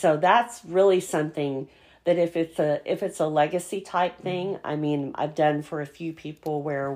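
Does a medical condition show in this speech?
Yes: cleft palate; congenital.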